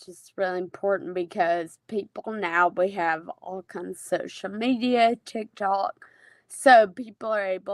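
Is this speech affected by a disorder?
Yes: Friedreich's ataxia.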